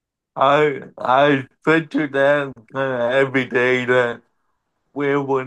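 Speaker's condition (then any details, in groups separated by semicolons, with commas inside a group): Cerebral palsy; uses wheelchair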